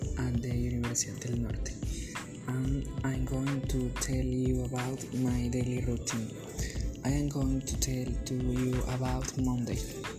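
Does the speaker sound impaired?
No.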